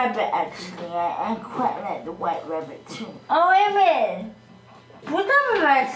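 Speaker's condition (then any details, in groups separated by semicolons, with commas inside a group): Cerebral palsy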